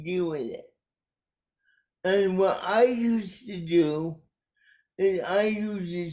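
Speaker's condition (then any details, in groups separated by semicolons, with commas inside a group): Cerebral palsy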